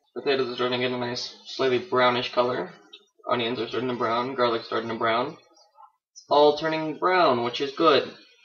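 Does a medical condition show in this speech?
No.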